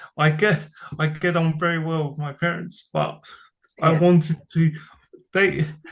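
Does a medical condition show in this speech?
Yes: cerebral palsy; from birth.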